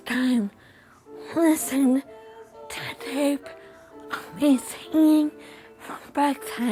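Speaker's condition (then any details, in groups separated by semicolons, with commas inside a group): Traumatic brain injury; car crash, coma; after coma from car crash; relearned swallowing, singing voice lost, much voice therapy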